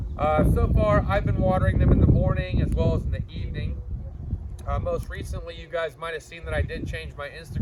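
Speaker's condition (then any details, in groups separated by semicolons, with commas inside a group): No condition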